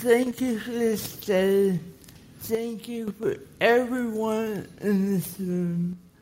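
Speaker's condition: Cerebral palsy; forceps delivery

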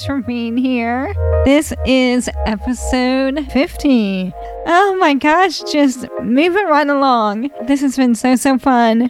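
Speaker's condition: ALS; no cure

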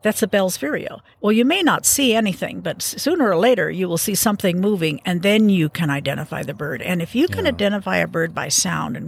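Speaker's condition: No condition

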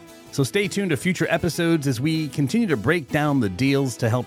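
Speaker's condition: No condition

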